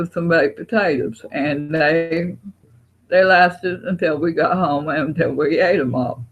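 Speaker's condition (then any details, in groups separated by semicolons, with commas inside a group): Parkinson's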